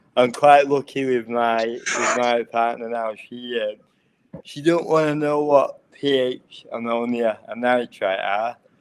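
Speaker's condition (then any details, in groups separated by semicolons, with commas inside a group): Cerebral palsy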